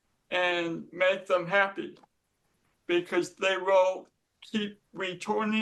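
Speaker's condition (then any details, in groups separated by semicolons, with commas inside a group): Cerebral palsy; mild limp; diagnosed age 3; speech affected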